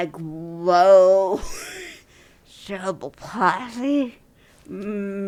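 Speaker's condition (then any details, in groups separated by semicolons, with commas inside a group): Cerebral palsy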